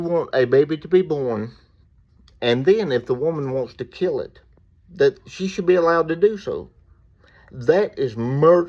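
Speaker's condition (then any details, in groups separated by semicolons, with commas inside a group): Cerebral palsy; reports speaking clearly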